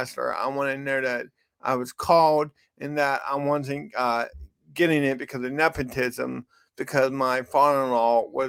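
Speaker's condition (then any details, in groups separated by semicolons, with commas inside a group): Cerebral palsy; from birth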